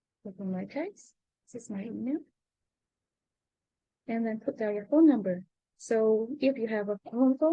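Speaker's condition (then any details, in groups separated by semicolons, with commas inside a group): No condition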